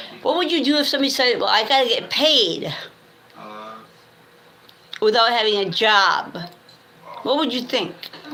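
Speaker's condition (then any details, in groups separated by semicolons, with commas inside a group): Cerebral palsy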